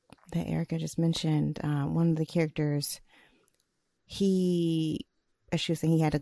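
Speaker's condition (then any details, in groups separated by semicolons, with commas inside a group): No condition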